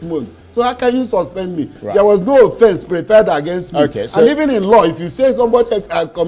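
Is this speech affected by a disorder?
No.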